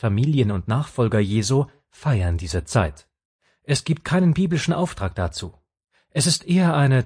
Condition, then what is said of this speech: No condition.